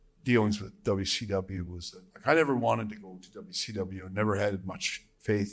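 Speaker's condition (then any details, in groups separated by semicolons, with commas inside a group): No condition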